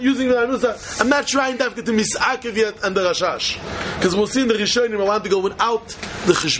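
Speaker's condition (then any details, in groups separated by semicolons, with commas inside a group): No condition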